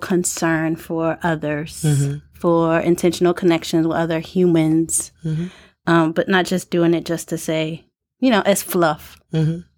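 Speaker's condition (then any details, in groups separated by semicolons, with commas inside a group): No condition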